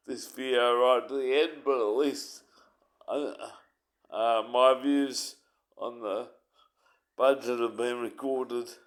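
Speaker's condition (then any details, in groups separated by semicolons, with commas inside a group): Cerebral palsy; uses wheelchair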